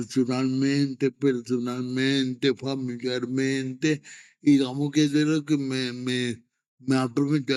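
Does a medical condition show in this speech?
Yes: cerebral palsy.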